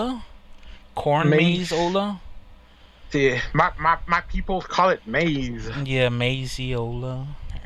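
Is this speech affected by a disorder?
No.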